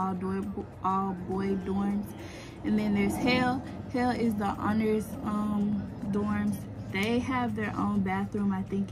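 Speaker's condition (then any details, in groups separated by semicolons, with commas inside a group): No condition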